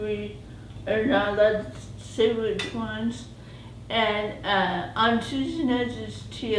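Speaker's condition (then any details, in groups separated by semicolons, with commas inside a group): Cerebral palsy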